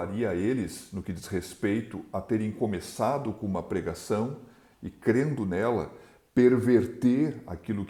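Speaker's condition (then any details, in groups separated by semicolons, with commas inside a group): No condition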